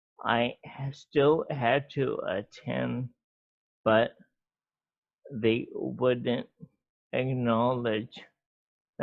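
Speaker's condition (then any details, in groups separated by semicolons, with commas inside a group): MND; ALS; slower speech, speech impediment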